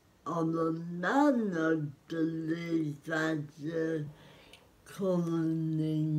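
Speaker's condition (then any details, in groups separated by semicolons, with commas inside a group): Cerebral palsy; spastic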